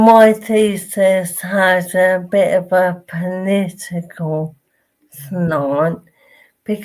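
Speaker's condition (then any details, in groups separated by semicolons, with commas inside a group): Motor neurone disease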